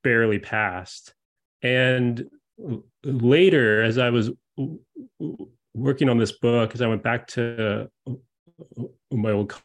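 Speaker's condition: Stutter; childhood onset, neurological and genetic basis, persists for life, no cure; recorded via zoom, video call lag makes turn-taking hard; blocking moments, daily speaking situations very difficult, anticipates stuttering in everyday moments; blocks

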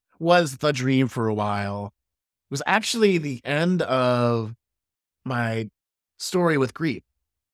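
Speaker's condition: No condition

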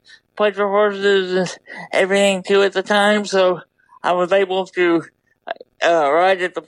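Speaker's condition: Double hemiplegia cerebral palsy

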